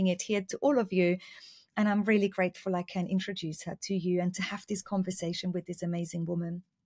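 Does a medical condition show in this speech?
No.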